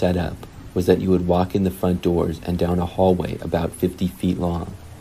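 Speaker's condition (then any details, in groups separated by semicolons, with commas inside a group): No condition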